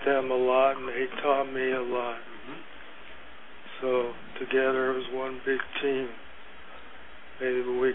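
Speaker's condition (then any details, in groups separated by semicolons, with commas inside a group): Parkinson's disease; 7 or 8 years since onset, pills from neurologist, Cypress Palms fitness program, relaxation eases tremors; shaking from nervousness; speech affected by Parkinson's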